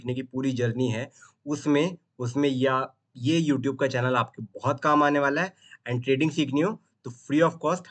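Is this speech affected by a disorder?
No.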